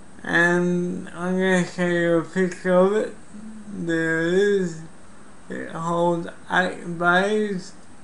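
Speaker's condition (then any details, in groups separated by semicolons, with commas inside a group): Cerebral palsy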